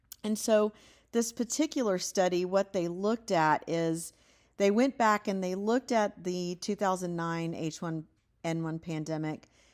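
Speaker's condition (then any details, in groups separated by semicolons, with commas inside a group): No condition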